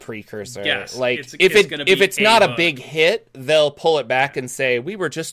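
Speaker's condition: No condition

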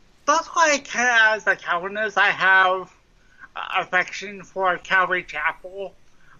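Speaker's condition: Cerebral palsy; mild cerebral palsy

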